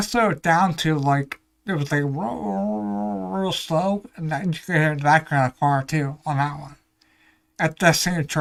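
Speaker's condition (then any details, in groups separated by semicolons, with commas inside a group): Ataxia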